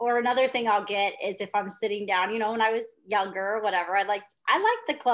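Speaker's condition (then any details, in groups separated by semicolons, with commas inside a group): No condition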